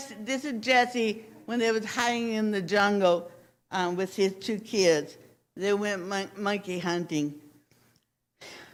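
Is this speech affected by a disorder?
Yes: cerebral palsy; speech impediment, extensive speech therapy for pronunciation.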